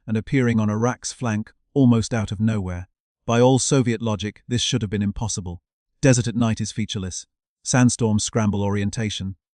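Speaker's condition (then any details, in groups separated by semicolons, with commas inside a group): No condition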